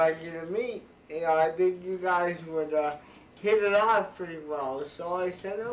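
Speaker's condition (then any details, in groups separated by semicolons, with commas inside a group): Cerebral palsy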